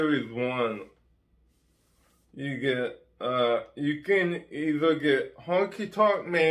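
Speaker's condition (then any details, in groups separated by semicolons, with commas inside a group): Ataxic cerebral palsy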